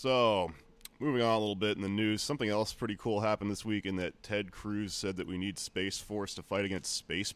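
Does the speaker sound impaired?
No.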